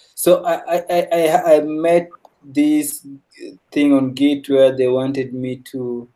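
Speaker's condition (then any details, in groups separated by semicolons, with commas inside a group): No condition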